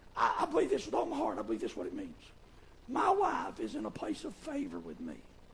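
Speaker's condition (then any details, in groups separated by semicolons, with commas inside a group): Vocal fold paralysis, bilateral; speaks with false vocal folds; false-fold voicing on camera exam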